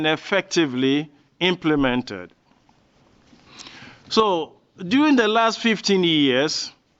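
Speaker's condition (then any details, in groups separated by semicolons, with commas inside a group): No condition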